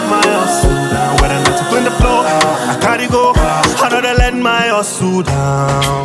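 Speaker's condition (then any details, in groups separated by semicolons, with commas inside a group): No condition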